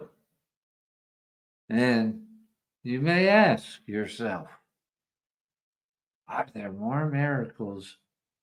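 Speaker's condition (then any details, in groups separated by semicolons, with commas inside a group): ALS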